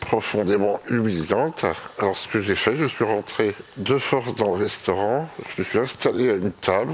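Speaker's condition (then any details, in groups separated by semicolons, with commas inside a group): Myopathy; caused tetraplegia, wheelchair user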